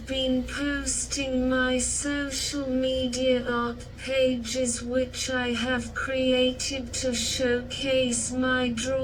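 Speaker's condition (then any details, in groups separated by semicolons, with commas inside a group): Cerebral palsy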